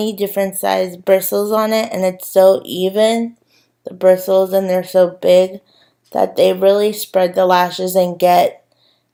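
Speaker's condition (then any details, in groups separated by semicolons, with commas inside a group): Cerebral palsy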